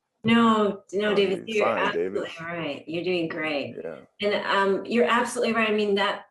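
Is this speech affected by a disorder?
No.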